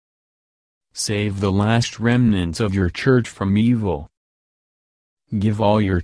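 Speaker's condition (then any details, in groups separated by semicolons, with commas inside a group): No condition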